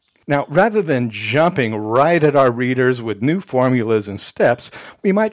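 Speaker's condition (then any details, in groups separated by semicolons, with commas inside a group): No condition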